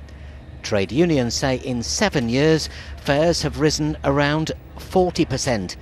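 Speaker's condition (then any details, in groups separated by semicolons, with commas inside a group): No condition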